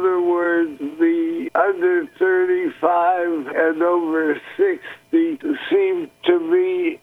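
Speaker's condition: Parkinson's disease; slow or halting, sounds as before to own ear on playback

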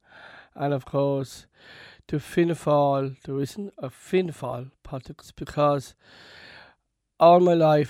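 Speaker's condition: Down syndrome; present from birth, 28 years old, learned to walk, talk, read and write

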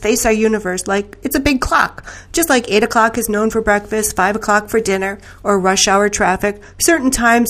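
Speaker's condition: No condition

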